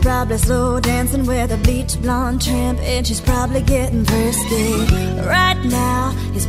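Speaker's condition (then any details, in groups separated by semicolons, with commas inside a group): No condition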